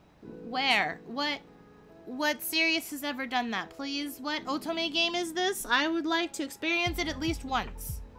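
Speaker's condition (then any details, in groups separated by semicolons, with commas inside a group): No condition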